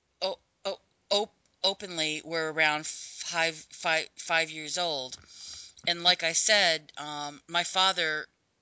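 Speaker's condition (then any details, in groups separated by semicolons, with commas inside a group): Stuttering; stuttering first remembered around age five, covert most of adult life, open about it for about 4 years; stutters openly, discloses stuttering at work and to students, lets stuttering come out; hid stuttering by avoiding talking and switching words, later slipping out more; repeated sounds, prolonged sounds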